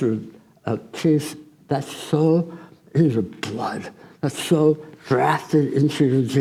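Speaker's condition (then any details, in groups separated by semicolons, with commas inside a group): Tongue cancer surgery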